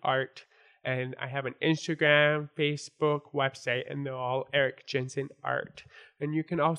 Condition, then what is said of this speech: Deafness. And I struggle with speech. I didn't speak my full sentence until I was 5.